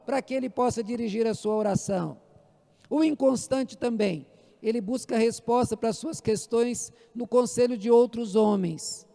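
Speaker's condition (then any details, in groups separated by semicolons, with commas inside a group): No condition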